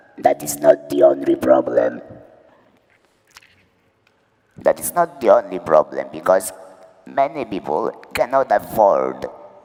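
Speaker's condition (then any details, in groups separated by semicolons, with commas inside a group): Laryngectomy after laryngeal cancer; no natural voice, robotic-sounding electrolarynx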